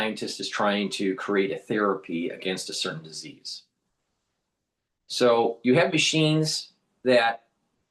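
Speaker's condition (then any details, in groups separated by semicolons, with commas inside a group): No condition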